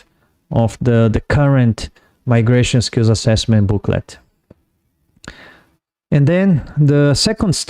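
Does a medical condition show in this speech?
No.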